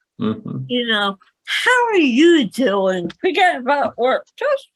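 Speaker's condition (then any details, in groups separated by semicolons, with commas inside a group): Cerebral palsy; speaks better than types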